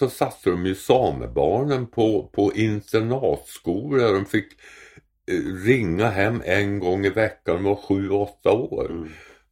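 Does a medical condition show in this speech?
Yes: tongue cancer; half of tongue surgically removed for cancer.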